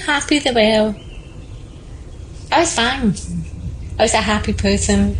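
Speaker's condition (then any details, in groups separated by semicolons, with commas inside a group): Born deaf; congenital deafness, relies on lip reading, sensitive to vibration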